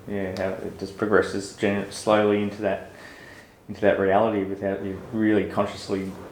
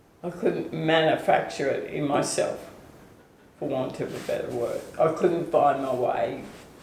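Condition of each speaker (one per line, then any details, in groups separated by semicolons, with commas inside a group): No condition
ALS/MND; onset foot drop, later tongue and speech involvement; progressive paralysis, prior immunoglobulin therapy, deterioration continuing; tongue symptoms about a year, speech now affected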